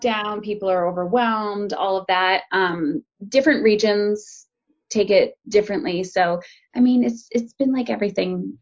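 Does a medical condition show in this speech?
No.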